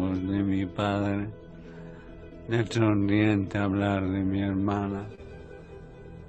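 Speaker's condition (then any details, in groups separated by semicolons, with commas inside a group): ALS; late stage, near death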